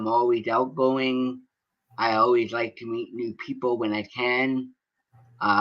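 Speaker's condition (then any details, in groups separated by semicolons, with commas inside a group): Cerebral palsy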